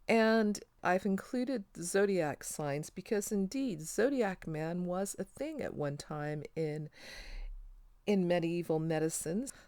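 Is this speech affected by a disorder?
No.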